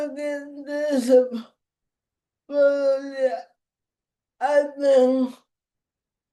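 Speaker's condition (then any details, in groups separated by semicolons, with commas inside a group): Cerebral palsy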